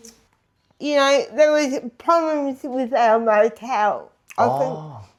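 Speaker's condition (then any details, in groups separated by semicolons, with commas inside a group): Disability affecting speech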